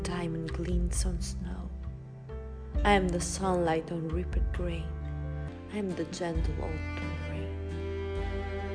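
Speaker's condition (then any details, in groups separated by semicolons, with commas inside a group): No condition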